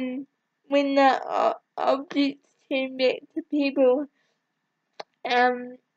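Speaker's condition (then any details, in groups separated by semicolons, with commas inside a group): Cerebral palsy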